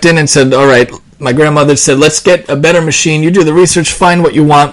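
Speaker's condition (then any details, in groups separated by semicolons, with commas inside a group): No condition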